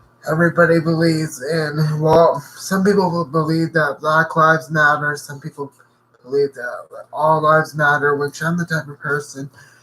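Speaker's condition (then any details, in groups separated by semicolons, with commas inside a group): Cerebral palsy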